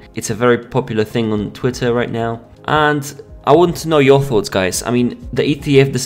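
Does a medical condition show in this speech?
No.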